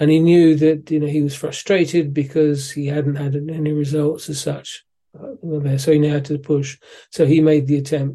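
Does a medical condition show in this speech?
Yes: Parkinson's disease; diagnosed by neurologist in Malaysia around age 60, suspected for a while; physiotherapy, exercise training with physiotherapist after moving back to UK.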